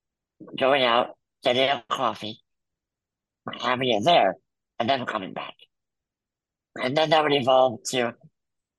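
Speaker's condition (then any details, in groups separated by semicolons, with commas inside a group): Muscular dystrophy; congenital, wheelchair user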